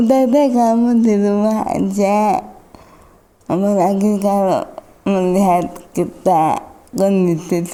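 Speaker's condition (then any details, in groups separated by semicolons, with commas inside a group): Cerebral palsy; after high fever, weak legs, uses wheelchair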